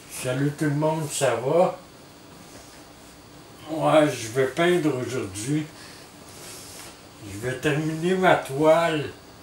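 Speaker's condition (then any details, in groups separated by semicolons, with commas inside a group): Traumatic brain injury; surgery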